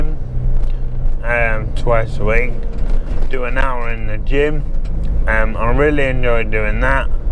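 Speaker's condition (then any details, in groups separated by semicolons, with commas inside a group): MND; eye-controlled communication device, synthetic voice from banked voice; failing voice, slowed speech, frequent coughing, throat clearing, phlegm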